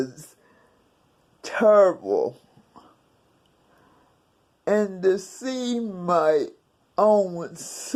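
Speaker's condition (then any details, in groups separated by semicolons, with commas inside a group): Cerebral palsy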